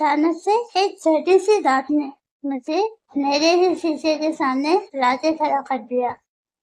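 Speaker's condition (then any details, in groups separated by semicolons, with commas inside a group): Muscular dystrophy; wheelchair user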